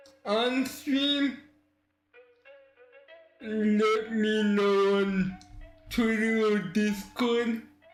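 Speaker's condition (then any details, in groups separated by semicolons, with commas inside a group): Cerebral palsy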